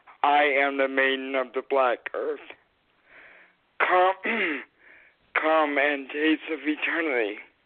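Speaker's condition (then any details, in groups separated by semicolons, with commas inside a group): Cerebral palsy; runs out of breath, one-breath rushes, pauses, false starts, stuttering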